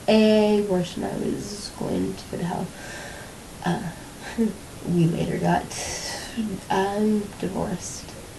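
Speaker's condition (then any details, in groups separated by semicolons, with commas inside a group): Cerebral palsy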